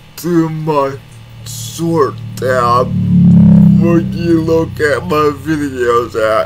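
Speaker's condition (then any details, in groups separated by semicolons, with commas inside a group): Cerebral palsy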